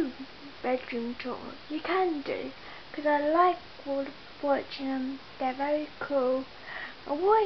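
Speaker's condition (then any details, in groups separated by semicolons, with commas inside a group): Cerebral palsy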